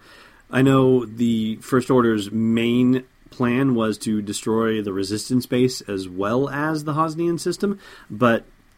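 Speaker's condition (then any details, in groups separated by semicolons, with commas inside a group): No condition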